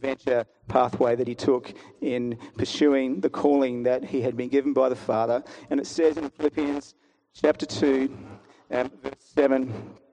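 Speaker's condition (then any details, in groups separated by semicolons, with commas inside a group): No condition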